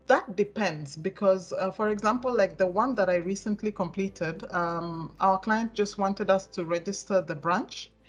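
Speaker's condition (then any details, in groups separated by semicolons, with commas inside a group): No condition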